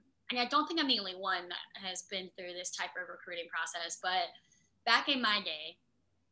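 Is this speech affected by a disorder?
Yes: cleft lip and palate; speech therapy in San Antonio after a later stroke, speech returned faster than other abilities.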